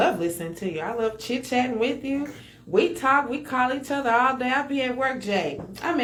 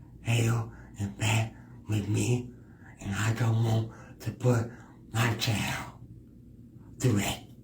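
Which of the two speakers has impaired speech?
The second: cerebral palsy; affects walking; not in wheelchair, not visibly apparent; speech issues, drools, spits a little when speaking.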